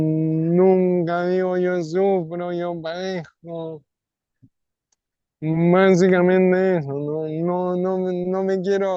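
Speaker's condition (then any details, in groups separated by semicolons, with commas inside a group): ALS; non-bulbar form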